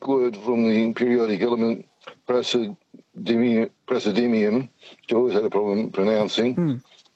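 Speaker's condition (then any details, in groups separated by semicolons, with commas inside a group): Parkinson's; jittery, attributed by caller to Parkinson's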